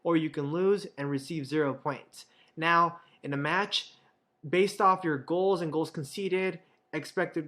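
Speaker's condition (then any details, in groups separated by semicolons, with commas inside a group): No condition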